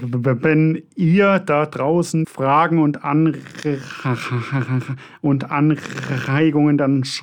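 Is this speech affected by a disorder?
Yes: stuttering; developmental, lifelong, possibly inherited, father stuttered, brother fluent, logopedic speech therapy, constant since second grade; choppy, repetitions, blocks, cannot coordinate speech components, body tenses during blocks, throat sometimes hurts, fluent when singing; here prolonged sounds.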